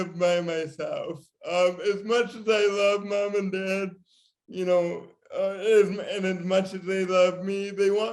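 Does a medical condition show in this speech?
Yes: cerebral palsy; from birth.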